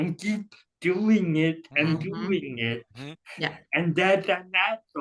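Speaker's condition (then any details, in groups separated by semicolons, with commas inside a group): Cerebral palsy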